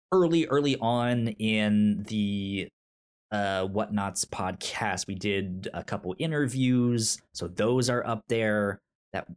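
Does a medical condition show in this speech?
Yes: stutter; stutters while talking on podcast; stutter when talking, whole-word repetitions such as i i i; here repeated words, prolonged sounds.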